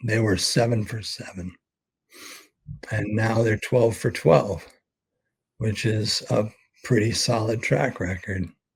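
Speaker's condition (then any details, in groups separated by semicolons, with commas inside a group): ALS; expects to lose voice very soon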